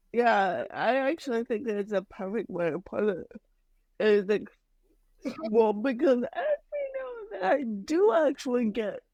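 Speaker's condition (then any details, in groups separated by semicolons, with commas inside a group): Cerebral palsy, mild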